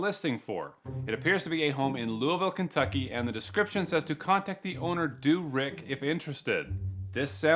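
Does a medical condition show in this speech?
No.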